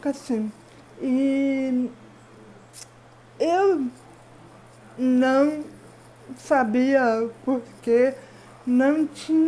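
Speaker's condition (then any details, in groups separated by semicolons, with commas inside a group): Cerebral palsy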